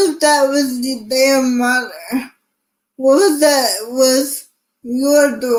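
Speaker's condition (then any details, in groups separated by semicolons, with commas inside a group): Cerebral palsy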